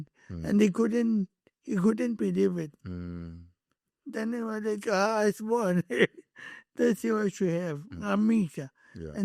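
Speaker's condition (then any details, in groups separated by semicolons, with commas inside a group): Cerebral palsy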